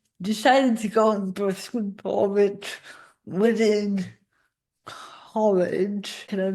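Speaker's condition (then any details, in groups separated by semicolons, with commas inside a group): Cerebral palsy; spasticity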